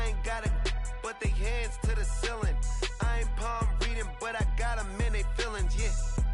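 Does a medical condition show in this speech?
No.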